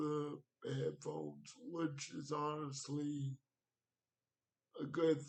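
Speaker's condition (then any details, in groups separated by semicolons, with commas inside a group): Cerebral palsy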